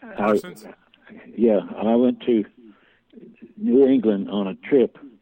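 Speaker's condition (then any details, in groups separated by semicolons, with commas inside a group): Parkinson's; slowly progressive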